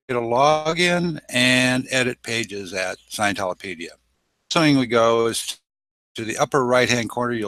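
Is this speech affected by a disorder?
No.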